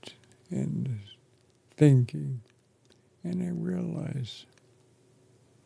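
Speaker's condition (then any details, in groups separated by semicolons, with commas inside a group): ALS; affects chest and throat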